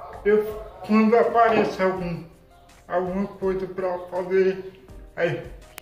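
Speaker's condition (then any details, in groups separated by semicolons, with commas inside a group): Cerebral palsy; from birth, affects coordination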